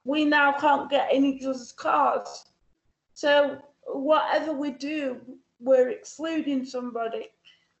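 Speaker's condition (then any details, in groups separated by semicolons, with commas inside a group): Cerebral palsy; full-time wheelchair user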